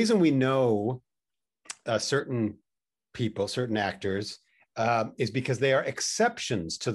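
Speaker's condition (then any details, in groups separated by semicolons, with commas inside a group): No condition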